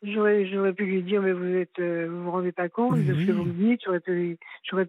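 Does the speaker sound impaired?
Yes: Parkinson's disease; left leg dragging, frequent tripping, noticed by sports coach, diagnosed by rheumatologist, confirmed by neurologist.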